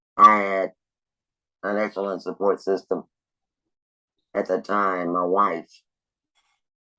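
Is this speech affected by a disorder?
Yes: laryngectomy; laryngectomy for cancer.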